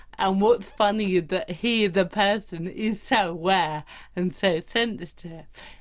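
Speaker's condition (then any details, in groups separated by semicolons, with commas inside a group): Cerebral palsy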